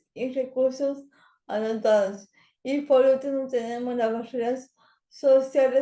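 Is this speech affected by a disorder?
Yes: cerebral palsy.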